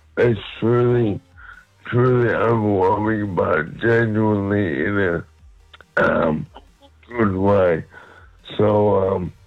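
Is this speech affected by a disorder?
Yes: motor neurone disease; diagnosed shortly before a radio visit about a month ago; symptoms reported stable, attributed to diet and regular exercise.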